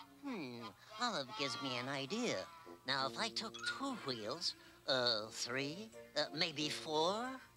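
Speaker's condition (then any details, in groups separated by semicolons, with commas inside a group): No condition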